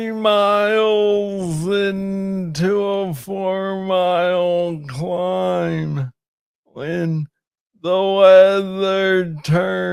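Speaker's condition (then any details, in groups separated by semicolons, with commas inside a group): Parkinson's disease; young onset, about age 30; speaks slowly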